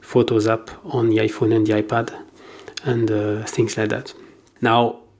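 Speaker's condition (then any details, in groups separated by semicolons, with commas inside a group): No condition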